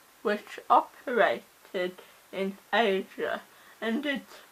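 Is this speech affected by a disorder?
Yes: cerebral palsy; oxygen starvation at birth.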